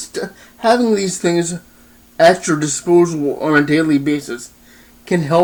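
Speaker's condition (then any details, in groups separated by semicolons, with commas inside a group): Cerebral palsy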